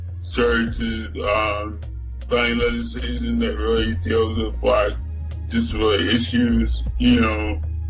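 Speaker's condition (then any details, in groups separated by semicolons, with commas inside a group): Cerebral palsy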